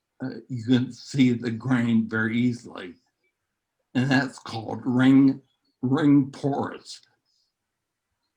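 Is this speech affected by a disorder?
Yes: neurological disease.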